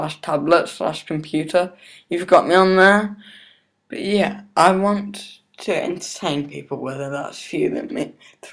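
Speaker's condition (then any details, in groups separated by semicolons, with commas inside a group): Cerebral palsy; not fully independent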